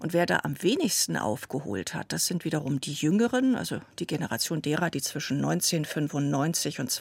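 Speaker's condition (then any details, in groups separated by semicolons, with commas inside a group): No condition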